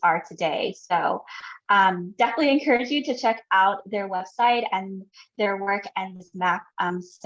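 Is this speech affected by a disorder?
No.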